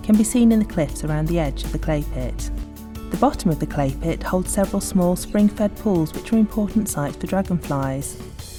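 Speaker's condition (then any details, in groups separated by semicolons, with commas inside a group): No condition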